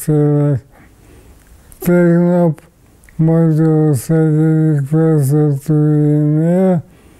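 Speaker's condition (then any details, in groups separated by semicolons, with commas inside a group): ALS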